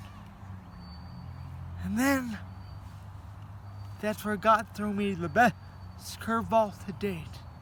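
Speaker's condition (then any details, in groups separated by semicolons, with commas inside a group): Cerebral palsy; heavily altered breathing patterns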